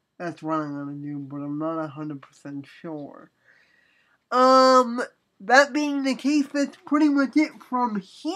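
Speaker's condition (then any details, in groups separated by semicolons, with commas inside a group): Cerebral palsy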